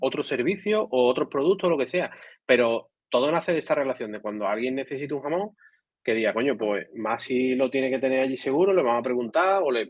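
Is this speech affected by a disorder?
No.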